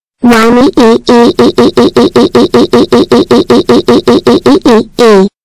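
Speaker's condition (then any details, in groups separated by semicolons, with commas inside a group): No condition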